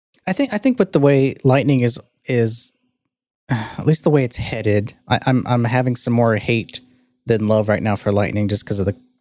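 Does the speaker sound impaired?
No.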